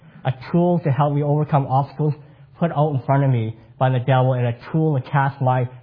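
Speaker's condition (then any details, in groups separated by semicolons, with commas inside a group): Cleft palate; congenital cleft palate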